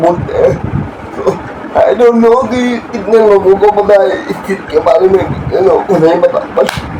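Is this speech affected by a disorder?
Yes: cerebral palsy; difficulty speaking.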